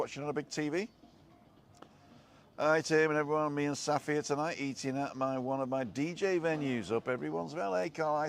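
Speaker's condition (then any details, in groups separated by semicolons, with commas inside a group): No condition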